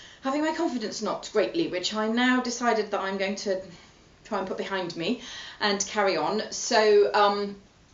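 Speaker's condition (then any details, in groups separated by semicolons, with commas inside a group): No condition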